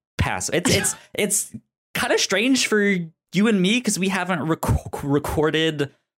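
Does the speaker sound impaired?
Yes: stutter; self-reported stutter; expects stutter to be an obstacle for some listeners; here repeated sounds, repeated words.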